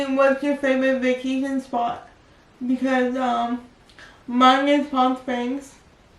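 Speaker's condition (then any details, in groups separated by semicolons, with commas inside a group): Cerebral palsy; wheelchair user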